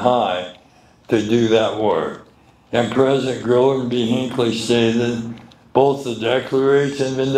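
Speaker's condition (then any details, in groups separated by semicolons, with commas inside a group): Medical condition affecting speech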